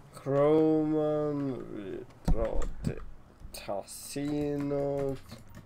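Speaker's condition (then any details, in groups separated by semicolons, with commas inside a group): Cerebral palsy; atypical speech, sometimes mistaken for drunk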